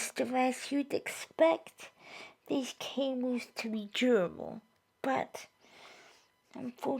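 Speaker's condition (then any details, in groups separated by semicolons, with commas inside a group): Cerebral palsy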